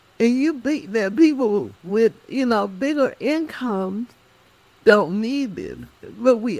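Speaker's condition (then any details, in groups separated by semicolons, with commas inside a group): Cerebral palsy; speech affected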